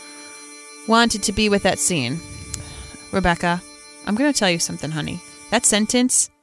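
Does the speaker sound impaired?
No.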